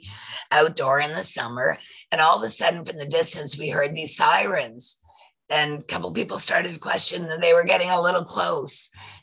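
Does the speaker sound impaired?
Yes: voice loss after throat polyp; tracheotomy warned possible.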